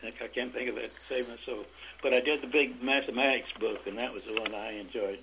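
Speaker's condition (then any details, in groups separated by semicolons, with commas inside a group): Parkinson's disease; about 25 years since onset; age 88, no longer able to work, interview recorded by telephone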